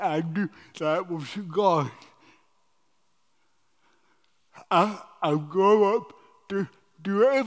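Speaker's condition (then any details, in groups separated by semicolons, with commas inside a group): Cerebral palsy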